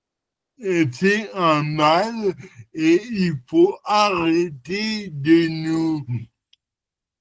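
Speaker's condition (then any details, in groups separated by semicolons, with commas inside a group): Cerebral palsy; lifelong, non-progressive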